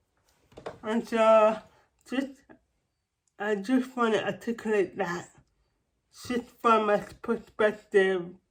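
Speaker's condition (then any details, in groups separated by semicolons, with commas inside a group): Cerebral palsy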